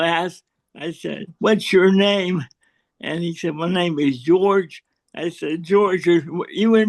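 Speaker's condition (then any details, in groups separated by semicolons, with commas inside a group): Cerebral palsy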